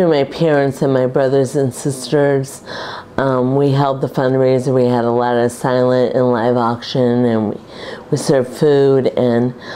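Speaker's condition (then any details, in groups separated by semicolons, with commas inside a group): Primary lateral sclerosis; affects legs, speech, throat muscles, stiff legs; after two stem cell transplants, speech improved; was garbled, slurred, voice tired by evening, words caught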